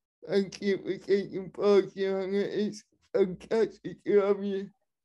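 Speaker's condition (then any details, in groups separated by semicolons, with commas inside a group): Cerebral palsy, spastic and dyskinetic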